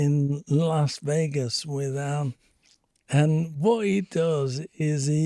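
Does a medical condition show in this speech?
Yes: speech apraxia; voice came and went, now much slower, singing voice affected.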